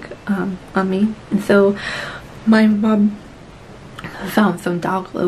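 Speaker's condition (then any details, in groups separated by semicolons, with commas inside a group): Cerebral palsy; speech therapy from 8 months, with physical therapy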